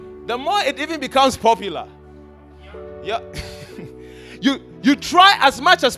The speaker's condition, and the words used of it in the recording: None; typical speech.